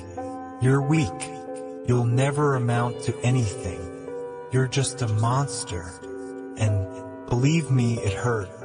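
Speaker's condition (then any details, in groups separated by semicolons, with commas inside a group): No condition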